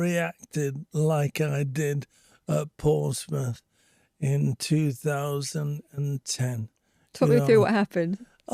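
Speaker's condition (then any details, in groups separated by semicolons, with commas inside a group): Speech apraxia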